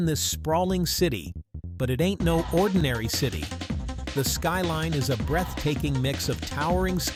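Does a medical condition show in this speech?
No.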